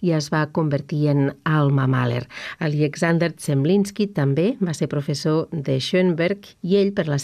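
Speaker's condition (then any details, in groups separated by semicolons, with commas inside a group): No condition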